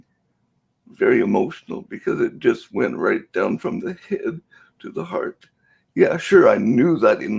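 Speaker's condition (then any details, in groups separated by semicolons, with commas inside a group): Cerebral palsy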